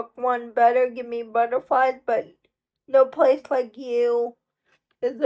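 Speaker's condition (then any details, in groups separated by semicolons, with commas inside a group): Cerebral palsy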